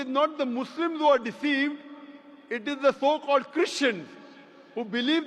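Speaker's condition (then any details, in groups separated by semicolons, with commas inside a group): No condition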